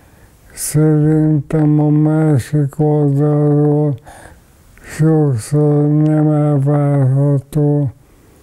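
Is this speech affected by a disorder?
Yes: ALS.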